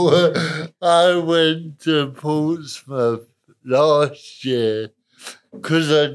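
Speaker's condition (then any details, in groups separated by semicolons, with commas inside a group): Cerebral palsy, moderate; spastic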